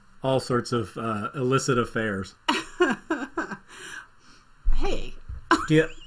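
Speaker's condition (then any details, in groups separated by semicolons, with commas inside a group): No condition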